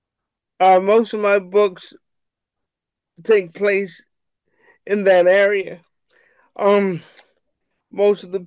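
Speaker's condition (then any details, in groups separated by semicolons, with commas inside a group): Cerebral palsy; wheelchair bound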